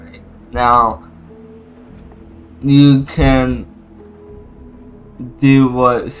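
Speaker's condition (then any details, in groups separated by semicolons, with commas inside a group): Cerebral palsy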